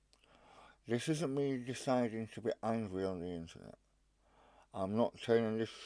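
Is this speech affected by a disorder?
Yes: stage 4 tongue cancer, hemiglossectomy.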